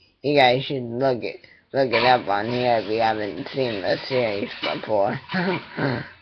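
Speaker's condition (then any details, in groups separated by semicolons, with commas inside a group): Cerebral palsy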